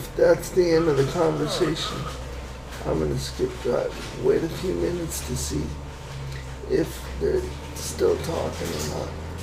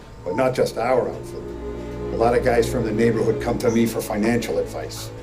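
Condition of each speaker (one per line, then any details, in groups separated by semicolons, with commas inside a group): Cerebral palsy
No condition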